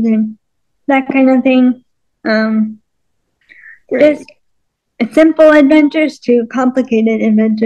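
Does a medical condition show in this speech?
Yes: cerebral palsy and multiple sclerosis.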